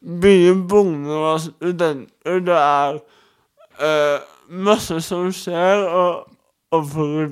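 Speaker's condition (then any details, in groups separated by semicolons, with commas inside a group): Cerebral palsy; wheelchair user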